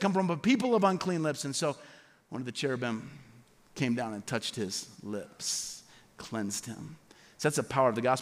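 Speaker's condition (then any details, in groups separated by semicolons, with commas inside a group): No condition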